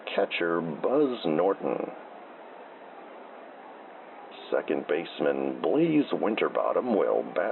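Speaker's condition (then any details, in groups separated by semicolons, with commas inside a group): No condition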